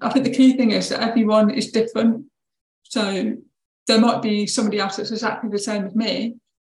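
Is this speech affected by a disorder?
Yes: deafness with cochlear implant; profound deafness, cochlear implant with electrode inside cochlea, worn behind ear, uses BSL; implant sound now natural after rehab, still cannot understand speech, lip reads, cannot hear whistle.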